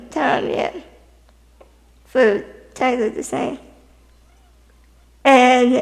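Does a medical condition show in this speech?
Yes: spinal muscular atrophy type 2.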